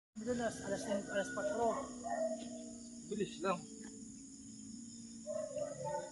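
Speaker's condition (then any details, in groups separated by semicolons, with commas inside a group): No condition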